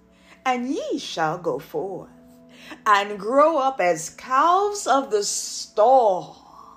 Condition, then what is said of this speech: None; typical speech.